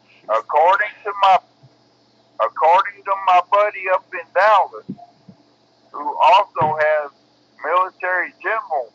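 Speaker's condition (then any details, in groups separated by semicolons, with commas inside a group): Cerebral palsy; bedbound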